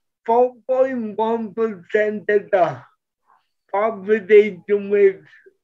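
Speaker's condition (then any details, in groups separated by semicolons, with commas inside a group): Cerebral palsy; present from birth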